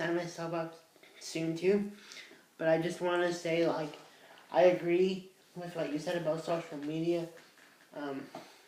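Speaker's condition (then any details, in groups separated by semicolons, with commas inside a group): Cerebral palsy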